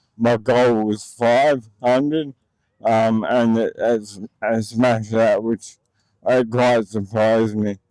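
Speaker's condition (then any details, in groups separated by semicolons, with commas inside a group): Motor neurone disease; recently diagnosed, motorized wheelchair, dietician, physio, occupational therapy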